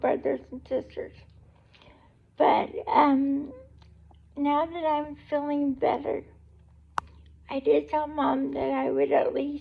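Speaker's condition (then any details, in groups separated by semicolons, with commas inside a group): Cerebral palsy; able to talk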